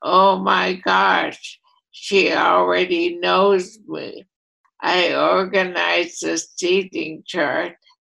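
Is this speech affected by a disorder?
Yes: ALS; ALS affecting voluntary motor neurons, first primary lateral sclerosis diagnosis, second opinion Columbia med center; voice affected.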